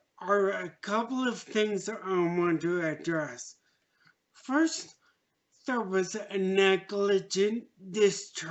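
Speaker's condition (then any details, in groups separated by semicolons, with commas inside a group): Traumatic brain injury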